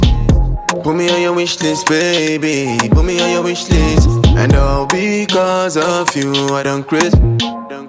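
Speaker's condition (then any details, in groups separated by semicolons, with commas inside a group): No condition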